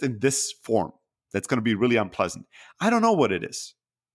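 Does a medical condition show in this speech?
No.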